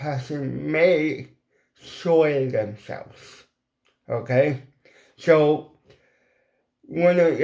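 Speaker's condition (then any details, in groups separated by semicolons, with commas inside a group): Cerebral palsy, ataxic, mild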